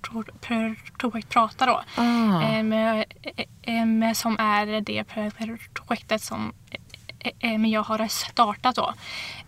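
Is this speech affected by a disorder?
Yes: stuttering; uncontrollable, random, unpredictable fluency, varies by day, nervousness sometimes worsens, little personally helps; here repeated sounds, prolonged sounds, blocks.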